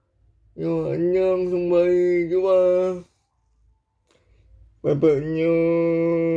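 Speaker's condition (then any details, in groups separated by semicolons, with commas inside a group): Brain lesion disability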